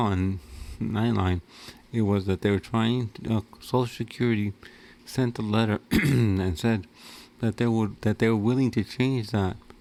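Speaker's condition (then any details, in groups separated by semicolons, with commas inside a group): Cerebral palsy; wheelchair user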